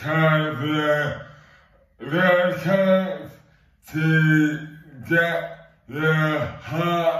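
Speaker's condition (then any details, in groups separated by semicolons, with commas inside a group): Dystonia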